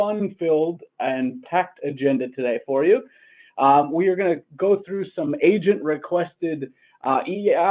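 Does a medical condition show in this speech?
No.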